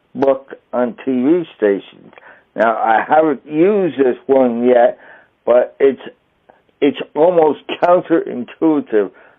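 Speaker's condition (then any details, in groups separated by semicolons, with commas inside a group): Traumatic brain injury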